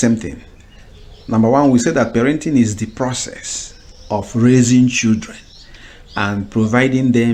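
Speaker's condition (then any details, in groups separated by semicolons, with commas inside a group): No condition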